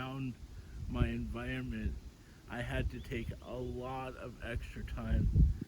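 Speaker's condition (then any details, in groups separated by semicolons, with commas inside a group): Cerebral palsy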